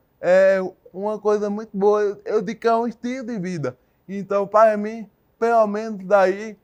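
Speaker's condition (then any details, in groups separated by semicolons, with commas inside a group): Cerebral palsy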